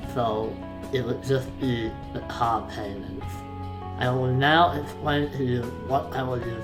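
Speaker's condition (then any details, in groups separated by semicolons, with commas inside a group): Facial palsy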